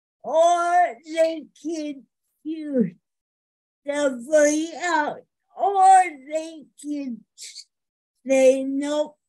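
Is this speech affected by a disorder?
Yes: cerebral palsy.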